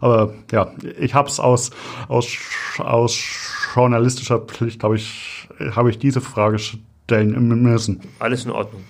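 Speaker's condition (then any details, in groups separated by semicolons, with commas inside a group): Stuttering; developmental, lifelong, possibly inherited, father stuttered, brother fluent, logopedic speech therapy, constant since second grade; frequent word and part-word repetitions, many fillers Äh, broken-off words; repeated words, blocks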